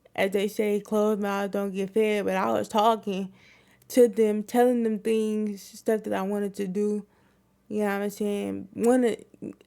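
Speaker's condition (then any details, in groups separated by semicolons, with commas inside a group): Cerebral palsy; wheelchair user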